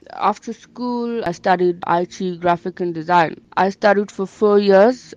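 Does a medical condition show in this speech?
Yes: bilateral sensorineural hearing loss; onset age 4 after mumps complications, both auditory nerves dead, failed nerve repair, four grommet surgeries, large ear-worn device; speech not fully clear and never was, ongoing speech therapy growing up, speaks rather than signs.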